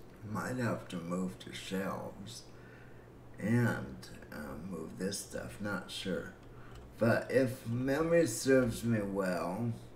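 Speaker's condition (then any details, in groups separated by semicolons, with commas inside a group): Cerebral palsy; breathing fine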